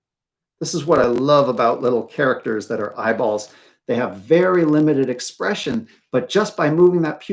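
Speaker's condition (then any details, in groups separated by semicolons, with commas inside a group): No condition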